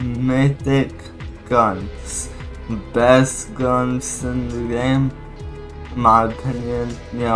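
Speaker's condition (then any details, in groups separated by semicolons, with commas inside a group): Cerebral palsy; abnormal muscle tone, right side, schizencephaly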